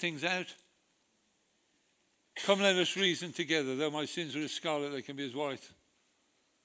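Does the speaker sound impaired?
Yes: Parkinson's disease; new tablets from new consultant in Nottingham after over a year undertreated, masked face.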